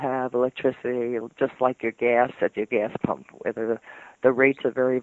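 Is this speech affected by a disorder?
No.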